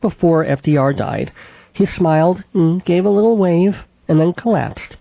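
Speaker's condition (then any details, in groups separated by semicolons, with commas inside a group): Cleft palate with lisp, cleft lip and palate, mild; voice not especially nasal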